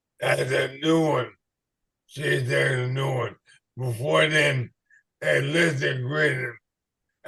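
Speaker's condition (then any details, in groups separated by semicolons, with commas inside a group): ALS/MND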